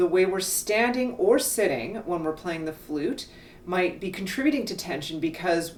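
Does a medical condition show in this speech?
No.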